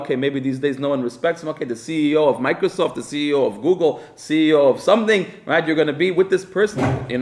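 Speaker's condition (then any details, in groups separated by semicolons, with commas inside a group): No condition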